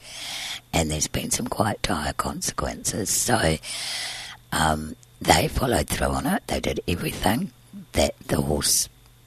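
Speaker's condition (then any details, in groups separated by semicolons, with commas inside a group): Tracheostomy and scarred vocal cord, laryngeal cysts, surgical vocal cord scarring; breathes through tracheostomy tube, airway very narrow from surgery, one vocal cord scarred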